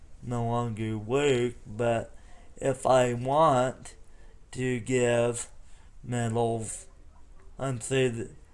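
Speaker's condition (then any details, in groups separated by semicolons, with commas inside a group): Cerebral palsy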